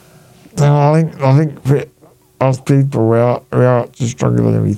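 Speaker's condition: Duchenne muscular dystrophy; week in hospital

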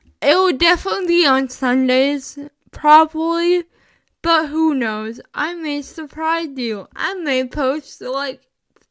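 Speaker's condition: Cerebral palsy; chronic illness and disability

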